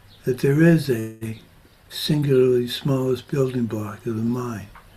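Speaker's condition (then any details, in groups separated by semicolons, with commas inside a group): Parkinson's disease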